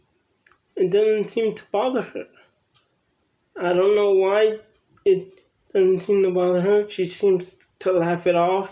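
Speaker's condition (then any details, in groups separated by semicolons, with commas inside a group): Cerebral palsy; from birth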